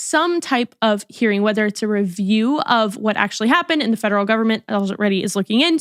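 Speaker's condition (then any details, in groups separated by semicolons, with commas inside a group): No condition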